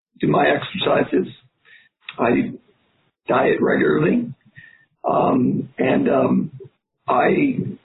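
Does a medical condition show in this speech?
Yes: aphasia; after stroke.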